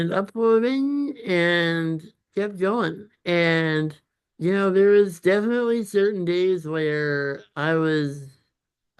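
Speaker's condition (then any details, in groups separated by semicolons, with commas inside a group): Congenital muscular dystrophy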